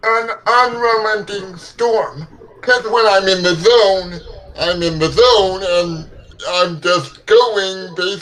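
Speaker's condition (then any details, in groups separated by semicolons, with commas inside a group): Cerebral palsy; legs affected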